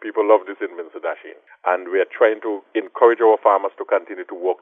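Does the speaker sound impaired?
No.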